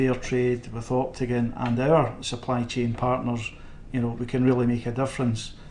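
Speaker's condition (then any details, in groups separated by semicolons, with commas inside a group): No condition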